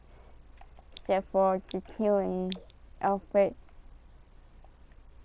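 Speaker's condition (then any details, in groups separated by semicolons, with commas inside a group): Cerebral palsy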